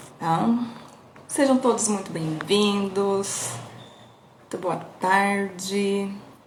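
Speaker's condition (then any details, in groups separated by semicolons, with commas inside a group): No condition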